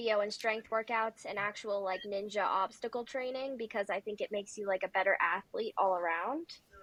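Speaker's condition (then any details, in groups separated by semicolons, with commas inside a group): No condition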